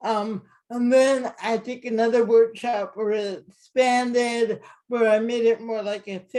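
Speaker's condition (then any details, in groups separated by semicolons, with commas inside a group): Cerebral palsy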